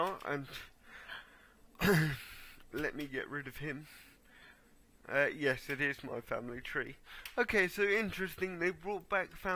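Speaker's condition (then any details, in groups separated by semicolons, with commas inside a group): Cerebral palsy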